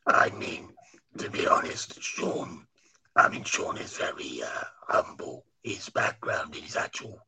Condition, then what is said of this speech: Laryngectomy. So I don't know how you managed to do street preaching without a voice, but somehow you manage it.